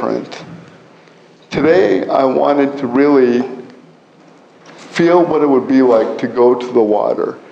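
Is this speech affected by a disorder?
Yes: cerebral palsy.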